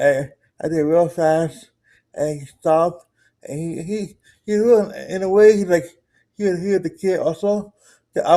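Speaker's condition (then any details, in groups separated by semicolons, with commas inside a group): Cerebral palsy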